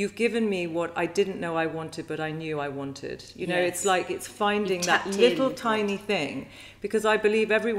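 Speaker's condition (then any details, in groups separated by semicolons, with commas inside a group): No condition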